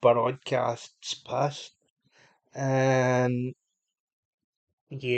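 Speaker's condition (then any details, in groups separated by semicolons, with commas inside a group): Cerebral palsy; unable to walk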